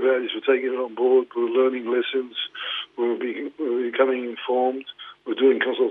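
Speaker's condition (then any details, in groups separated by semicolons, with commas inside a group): Parkinson's; diagnosed 2019, led to retirement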